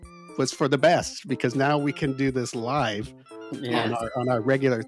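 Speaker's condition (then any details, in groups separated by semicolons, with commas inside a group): No condition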